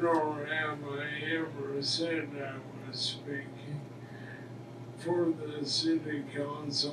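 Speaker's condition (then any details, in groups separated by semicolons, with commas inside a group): ALS; speech difficulty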